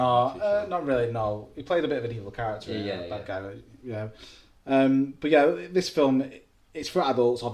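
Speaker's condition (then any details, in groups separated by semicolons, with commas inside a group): No condition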